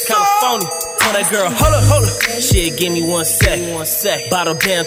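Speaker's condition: No condition

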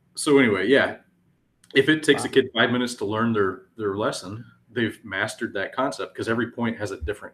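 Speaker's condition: No condition

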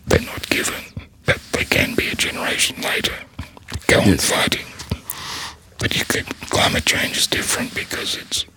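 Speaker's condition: Laryngectomy, voice prosthesis

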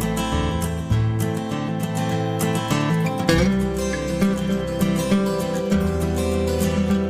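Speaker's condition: No condition

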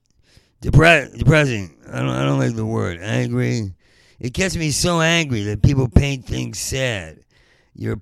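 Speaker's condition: Parkinson's; taken for drunk so could not get a cab

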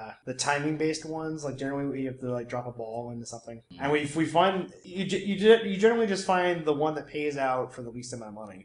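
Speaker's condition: No condition

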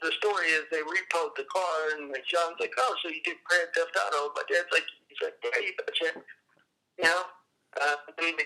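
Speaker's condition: Cerebral palsy; appearance likened to Parkinson's

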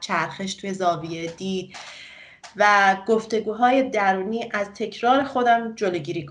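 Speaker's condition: No condition

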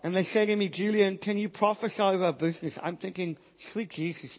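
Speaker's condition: Cleft palate, Pierre Robin syndrome

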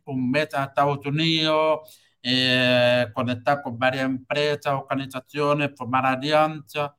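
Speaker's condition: Hearing loss with cochlear implant; new operating system connects implant to computer

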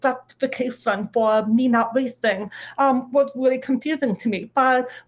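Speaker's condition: Deafness; able to talk

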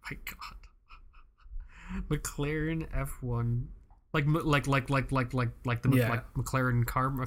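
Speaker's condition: Stutter; severe stutter, learned pausing technique to prevent stuttering; speaks with deliberate weird pauses to avoid stuttering; without them stutters like a motorboat; repeated sounds, repeated words

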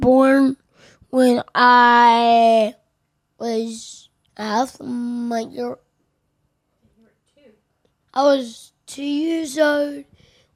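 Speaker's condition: Williams syndrome; genetic cause, diagnosed by geneticist after specialist referral, ear tubes placed at Children's Hospital

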